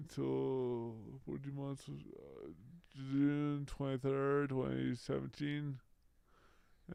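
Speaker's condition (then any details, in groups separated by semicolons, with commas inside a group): Brain injury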